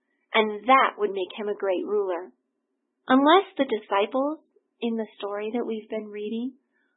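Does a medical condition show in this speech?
No.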